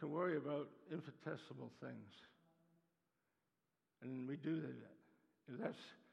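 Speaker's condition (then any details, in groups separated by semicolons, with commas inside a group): Parkinson's disease; Parkinson's attacks muscles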